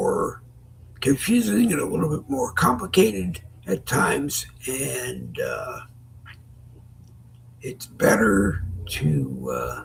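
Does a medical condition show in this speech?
Yes: lewy body dementia; Parkinson's-linked form.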